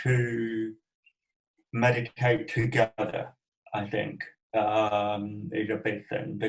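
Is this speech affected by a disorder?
Yes: cerebral palsy; from birth.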